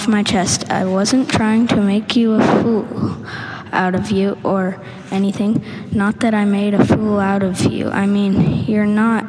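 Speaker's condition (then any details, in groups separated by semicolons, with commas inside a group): No condition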